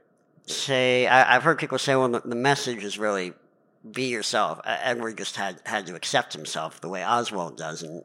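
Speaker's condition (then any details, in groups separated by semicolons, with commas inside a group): Cleft palate; lifelong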